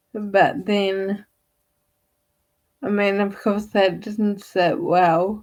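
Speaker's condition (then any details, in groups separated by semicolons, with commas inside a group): Friedreich's ataxia; wheelchair user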